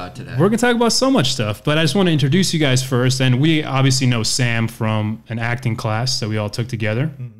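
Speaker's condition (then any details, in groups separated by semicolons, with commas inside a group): No condition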